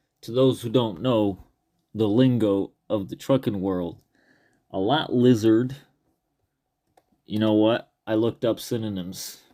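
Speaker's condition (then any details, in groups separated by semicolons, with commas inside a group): No condition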